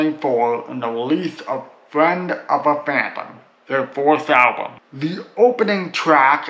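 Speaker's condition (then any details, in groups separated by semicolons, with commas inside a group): Cerebral palsy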